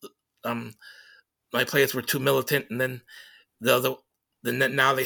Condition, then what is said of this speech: Stuttering. Thank you, and thank you for putting up with my stutter.